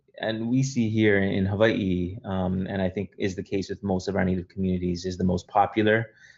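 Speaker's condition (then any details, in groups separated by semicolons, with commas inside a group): No condition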